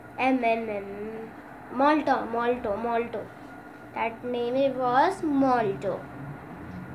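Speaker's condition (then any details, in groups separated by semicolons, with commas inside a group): No condition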